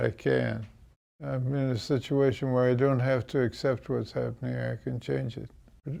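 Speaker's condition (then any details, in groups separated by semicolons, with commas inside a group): Parkinson's; about 9-10 years since onset, voice training; voice too quiet to be heard, listeners ask to repeat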